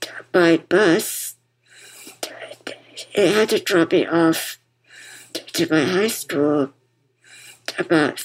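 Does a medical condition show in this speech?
Yes: muscular dystrophy; congenital muscular dystrophy, diagnosed as toddler, relies on others for most daily living activities; wears BiPAP machine to help breathing; BiPAP machine audible while talking.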